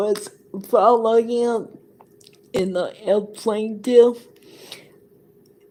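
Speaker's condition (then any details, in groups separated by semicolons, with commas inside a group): Cerebral palsy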